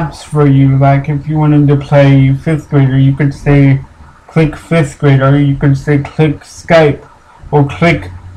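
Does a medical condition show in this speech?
Yes: cerebral palsy.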